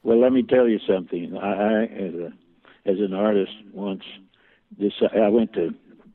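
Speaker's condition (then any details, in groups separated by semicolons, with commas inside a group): Parkinson's; slowly progressive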